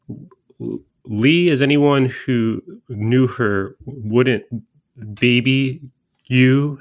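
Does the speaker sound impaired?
Yes: stuttering; lifelong, concealed with avoidance until four years ago, later attended Friends convention, NSA meetings; coping mechanisms and workarounds; here prolonged sounds, blocks.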